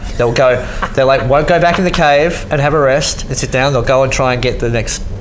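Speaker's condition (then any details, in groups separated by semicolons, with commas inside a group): Cleft lip and palate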